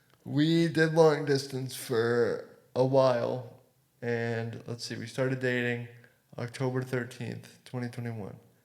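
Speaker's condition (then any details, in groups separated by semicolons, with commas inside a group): Cerebral palsy; cerebral palsy from birth, possibly hemiplegic, legs and foot, surgery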